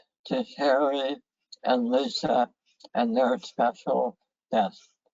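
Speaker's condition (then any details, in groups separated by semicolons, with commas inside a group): Head and neck cancer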